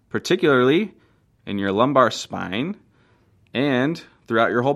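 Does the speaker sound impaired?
No.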